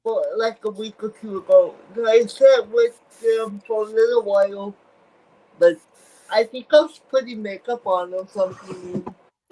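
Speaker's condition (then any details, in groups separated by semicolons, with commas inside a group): Cerebral palsy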